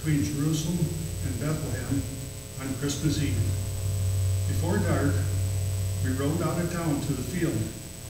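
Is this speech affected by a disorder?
No.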